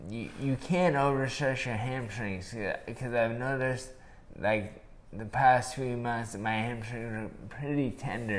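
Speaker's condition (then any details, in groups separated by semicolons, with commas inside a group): Traumatic brain injury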